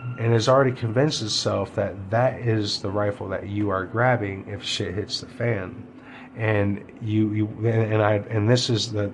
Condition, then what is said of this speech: Stuttering. Where you should. Jesus fucking Christ! How are we gonna sound that out?